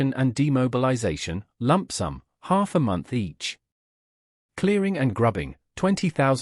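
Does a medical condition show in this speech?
No.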